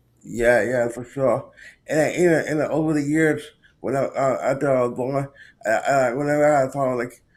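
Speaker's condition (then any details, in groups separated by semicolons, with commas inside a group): Cerebral palsy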